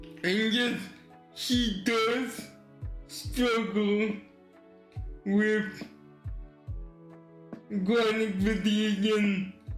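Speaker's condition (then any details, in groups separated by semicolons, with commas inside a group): Cerebral palsy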